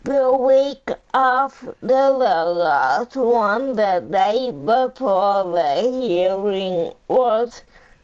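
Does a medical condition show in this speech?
Yes: cerebral palsy; uses a power chair.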